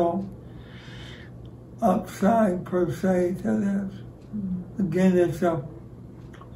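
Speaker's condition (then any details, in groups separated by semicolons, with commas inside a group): ALS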